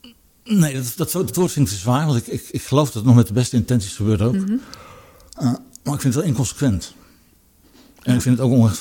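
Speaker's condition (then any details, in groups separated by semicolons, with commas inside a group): Parkinson's disease; brain disease for almost eight years, walks with cane, falls regularly, stayed in Parkinson clinic; speaks with difficulty, audibly so now, harder than before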